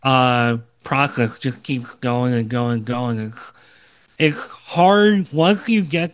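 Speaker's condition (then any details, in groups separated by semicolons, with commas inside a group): Cleft lip and palate, Opitz G/BBB syndrome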